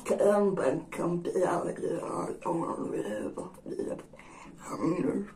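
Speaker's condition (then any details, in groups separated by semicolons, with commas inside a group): Generalized dystonia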